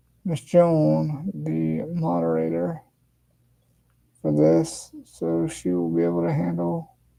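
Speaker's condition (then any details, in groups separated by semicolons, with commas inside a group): Cerebral palsy; has had speech therapy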